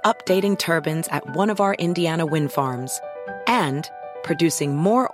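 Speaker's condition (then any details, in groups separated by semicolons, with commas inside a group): No condition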